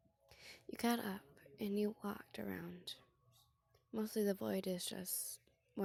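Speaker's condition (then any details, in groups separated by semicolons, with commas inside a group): No condition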